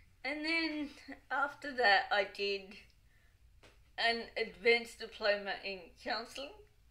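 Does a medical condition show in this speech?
Yes: cerebral palsy.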